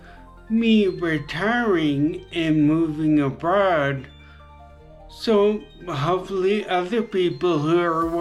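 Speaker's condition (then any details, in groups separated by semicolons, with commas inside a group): Traumatic brain injury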